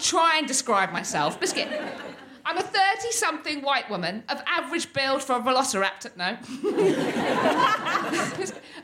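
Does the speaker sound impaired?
Yes: Tourette's syndrome; frequent vocal tics, hedgehog, beans, cats, random words and phrases, swearing, can't stay on script.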